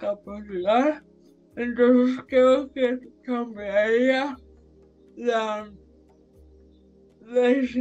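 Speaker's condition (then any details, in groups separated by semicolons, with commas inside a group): Severe brain injury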